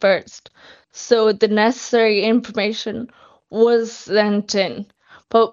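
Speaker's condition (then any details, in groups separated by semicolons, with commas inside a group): Friedreich's ataxia; progressive, not yet on skyclaras, drug not yet funded; losing speech, losing swallow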